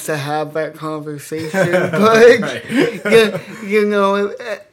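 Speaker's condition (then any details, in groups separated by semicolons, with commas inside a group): Cerebral palsy; speech affected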